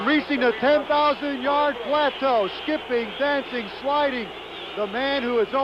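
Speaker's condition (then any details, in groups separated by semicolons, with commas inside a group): No condition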